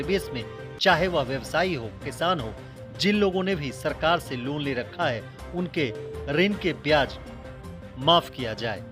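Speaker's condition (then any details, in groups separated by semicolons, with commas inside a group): No condition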